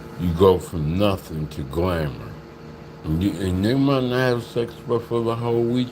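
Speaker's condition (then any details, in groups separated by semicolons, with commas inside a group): Slurred speech; still slurs words occasionally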